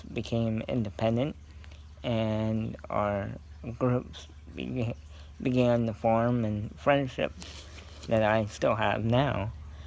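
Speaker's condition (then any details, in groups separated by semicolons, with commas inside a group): Cerebral palsy; scoliosis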